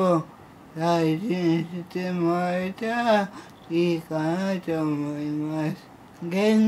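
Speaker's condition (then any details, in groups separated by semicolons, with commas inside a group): Cerebral palsy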